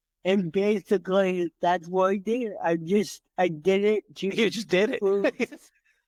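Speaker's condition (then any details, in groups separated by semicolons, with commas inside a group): Cerebral palsy; from birth, entire left side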